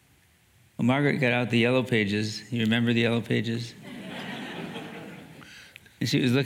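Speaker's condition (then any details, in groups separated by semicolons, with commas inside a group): Parkinson's disease; mild left hand tremor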